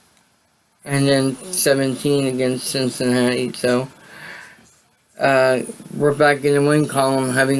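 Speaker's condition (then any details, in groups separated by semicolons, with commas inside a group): Cerebral palsy; voice sound affected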